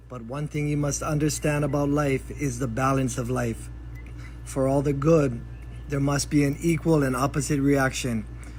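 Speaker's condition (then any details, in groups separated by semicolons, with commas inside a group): No condition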